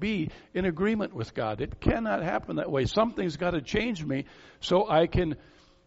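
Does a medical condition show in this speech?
No.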